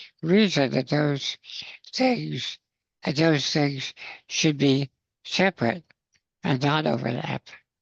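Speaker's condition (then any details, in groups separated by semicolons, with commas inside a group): Spinal muscular atrophy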